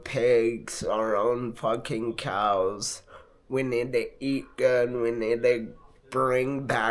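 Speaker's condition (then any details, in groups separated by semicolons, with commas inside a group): Multiple sclerosis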